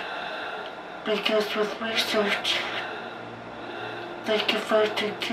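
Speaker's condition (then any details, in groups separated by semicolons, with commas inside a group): ALS; aged 24, physical therapy including standing therapy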